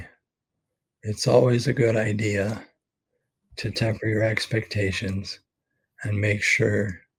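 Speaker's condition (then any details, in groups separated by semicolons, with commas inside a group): ALS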